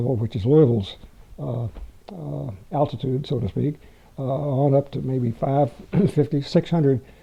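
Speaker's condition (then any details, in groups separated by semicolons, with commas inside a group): No condition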